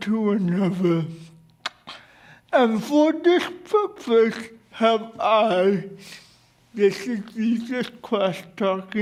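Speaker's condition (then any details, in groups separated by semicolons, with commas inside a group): Cerebral palsy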